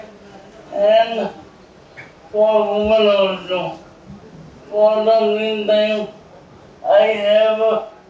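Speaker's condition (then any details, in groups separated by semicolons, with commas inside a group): Cerebral palsy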